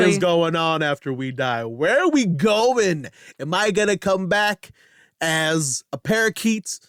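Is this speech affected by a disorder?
No.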